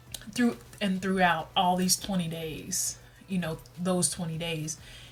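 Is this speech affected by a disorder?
No.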